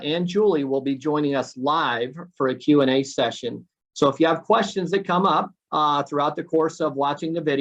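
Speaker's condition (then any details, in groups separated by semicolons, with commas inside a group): No condition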